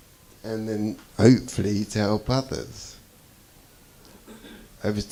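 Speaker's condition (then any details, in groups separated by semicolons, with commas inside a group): Traumatic brain injury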